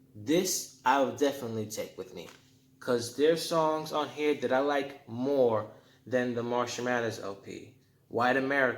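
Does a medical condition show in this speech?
No.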